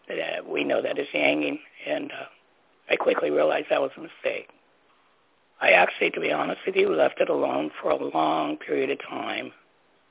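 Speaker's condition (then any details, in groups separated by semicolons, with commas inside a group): Laryngectomy; voice box surgically removed after cancer at young age; learned to talk differently, different tone of voice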